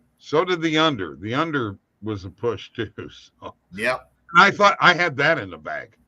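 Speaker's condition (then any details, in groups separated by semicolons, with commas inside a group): No condition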